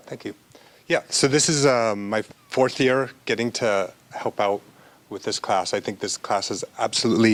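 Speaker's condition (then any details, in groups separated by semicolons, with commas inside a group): No condition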